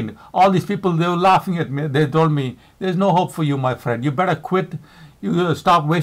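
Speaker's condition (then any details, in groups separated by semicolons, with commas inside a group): No condition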